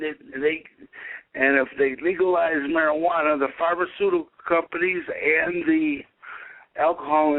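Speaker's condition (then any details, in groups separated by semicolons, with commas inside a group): Cerebral palsy; able to speak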